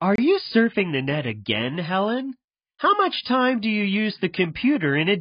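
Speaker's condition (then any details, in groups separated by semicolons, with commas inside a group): No condition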